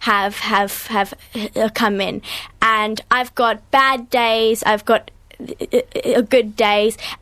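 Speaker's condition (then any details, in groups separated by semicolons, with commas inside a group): Stutter; noticed age six by teacher, word and letter stutters, blocking, earlier severity test 13.5 of 10, very severe; age 12, ongoing stutter, cannot control it; varies with good and bad days, worse when not feeling good; repeated sounds, repeated words, blocks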